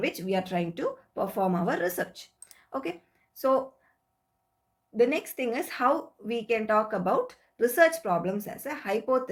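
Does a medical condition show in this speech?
No.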